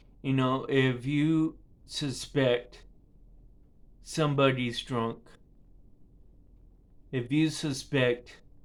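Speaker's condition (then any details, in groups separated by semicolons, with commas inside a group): Cerebral palsy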